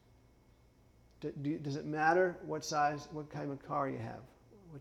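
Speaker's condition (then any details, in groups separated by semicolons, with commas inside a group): Parkinson's; some speech issues, ice water harms vocal cords, drinks warm water, speech therapy judged unnecessary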